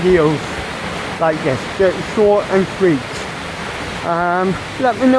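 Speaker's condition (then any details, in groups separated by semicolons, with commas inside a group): Cerebral palsy, ataxic, mild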